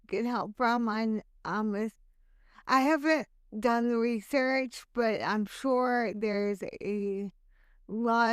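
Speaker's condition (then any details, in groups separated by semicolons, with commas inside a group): Hemiplegic cerebral palsy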